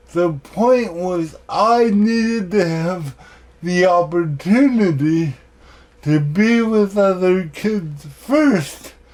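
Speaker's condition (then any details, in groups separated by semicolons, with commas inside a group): Cerebral palsy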